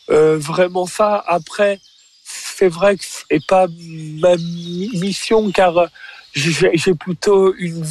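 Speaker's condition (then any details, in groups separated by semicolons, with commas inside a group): Stuttering; developmental stuttering, diagnosed at age four, first misdiagnosed as Gilles de la Tourette by a psychiatrist; performs stand-up with stutter, says it is no longer a problem, never suffered from it; repeated sounds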